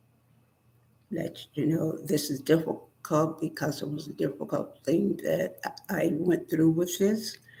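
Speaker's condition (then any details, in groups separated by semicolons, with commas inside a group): Spinal neurosarcoidosis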